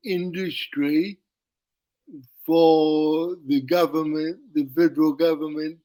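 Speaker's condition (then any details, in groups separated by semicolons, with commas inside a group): Cerebral palsy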